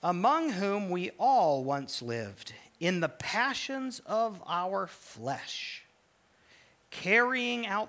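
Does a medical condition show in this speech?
No.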